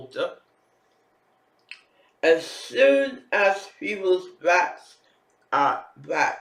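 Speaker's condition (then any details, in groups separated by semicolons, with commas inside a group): Facial palsy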